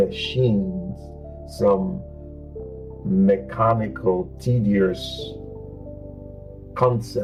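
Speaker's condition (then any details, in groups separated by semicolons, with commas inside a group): No condition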